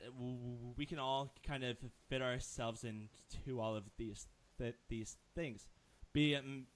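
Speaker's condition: Stutter; frequent word and phrase repetitions, part-word repetitions, repeated uh fillers, listeners mistake speech for drunkenness; repeated sounds, prolonged sounds

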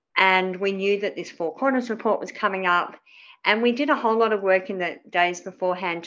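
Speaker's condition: Cleft palate; spoke differently as child

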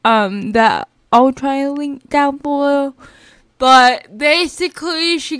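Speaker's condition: Cerebral palsy; chronic illness and disability

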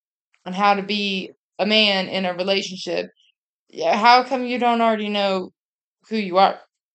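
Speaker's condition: No condition

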